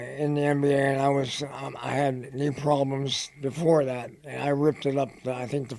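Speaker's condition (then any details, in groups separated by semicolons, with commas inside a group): Head and neck cancer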